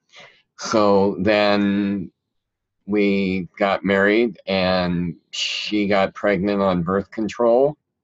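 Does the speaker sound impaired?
Yes: cleft palate; present since childhood.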